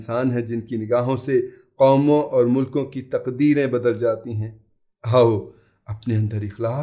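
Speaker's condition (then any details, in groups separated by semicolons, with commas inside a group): No condition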